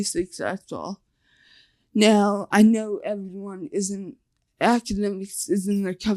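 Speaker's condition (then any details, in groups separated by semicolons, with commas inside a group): Facial paralysis (nf2-swn)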